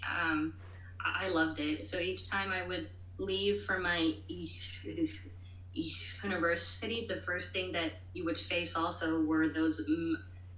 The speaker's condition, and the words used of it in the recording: Stuttering. Yeah, so just before we start, I'm a person who stutters, so you'll hear some moments of stuttering.